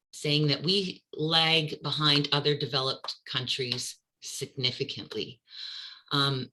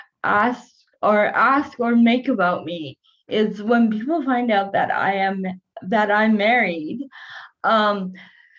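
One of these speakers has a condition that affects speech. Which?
The second: cerebral palsy; from birth; early difficulty forming words, learned by mimicry, no speech therapy.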